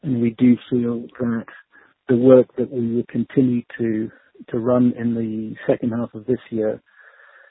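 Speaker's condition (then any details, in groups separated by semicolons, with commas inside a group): No condition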